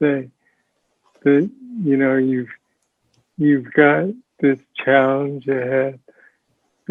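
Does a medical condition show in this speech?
Yes: Parkinson's disease; speech sounds like mush.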